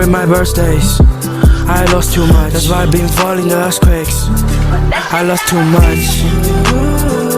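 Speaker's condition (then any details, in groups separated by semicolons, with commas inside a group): No condition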